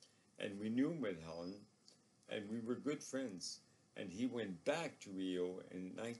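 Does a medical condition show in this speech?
Yes: ALS; about three years since onset.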